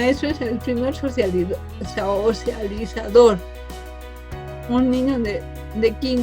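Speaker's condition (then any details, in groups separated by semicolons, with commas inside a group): Cerebral palsy from birth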